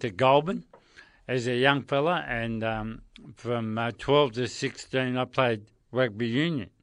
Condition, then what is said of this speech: ALS (motor neuron disease). And apart from your speech, you look very, very well.